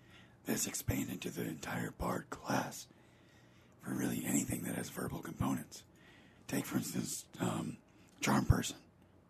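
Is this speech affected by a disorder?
Yes: paralyzed vocal cord; Non-Hodgkin lymphoma behind tonsil, tonsil removed, few months of chemotherapy; cancer-free after few months of chemotherapy, voice changed; says sounds like Batman.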